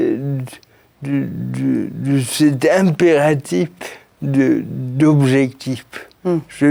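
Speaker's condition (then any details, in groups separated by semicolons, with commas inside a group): Cerebral palsy; since birth, birth injury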